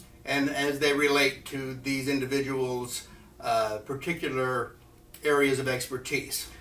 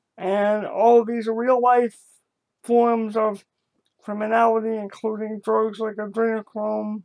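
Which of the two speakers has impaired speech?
The second: cerebral palsy.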